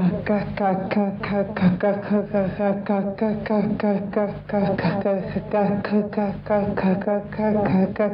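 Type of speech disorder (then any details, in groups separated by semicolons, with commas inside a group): Ataxic dysarthria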